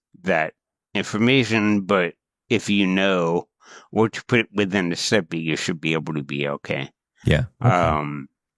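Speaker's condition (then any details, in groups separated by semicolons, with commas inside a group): Cerebral palsy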